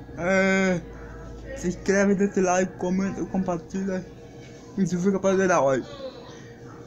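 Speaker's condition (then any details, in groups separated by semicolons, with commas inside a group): Cerebral palsy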